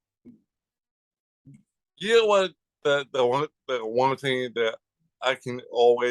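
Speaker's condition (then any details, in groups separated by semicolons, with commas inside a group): Cerebral palsy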